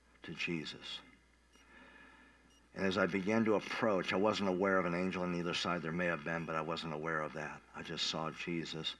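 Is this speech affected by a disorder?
Yes: cleft palate; congenital cleft palate with other complications.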